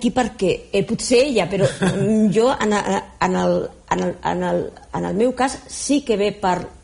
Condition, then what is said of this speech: Stuttering. Una miqueta així perquè, clar, estic en plena exposició de la meva parla, no?